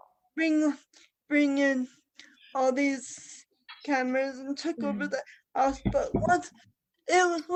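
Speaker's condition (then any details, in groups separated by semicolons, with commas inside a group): Cerebral palsy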